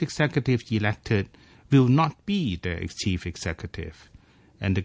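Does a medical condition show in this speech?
No.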